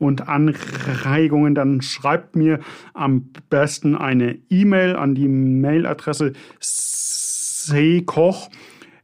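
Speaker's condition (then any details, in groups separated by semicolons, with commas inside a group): Stuttering; developmental, lifelong, possibly inherited, father stuttered, brother fluent, logopedic speech therapy, constant since second grade; strong stuttering, stronger than interviewee's ten-year-old son's, syllable and word repetitions, frequent filler interjections; prolonged sounds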